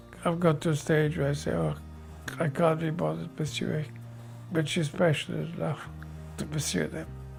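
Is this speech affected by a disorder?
Yes: motor neurone disease; occupational therapy with equipment.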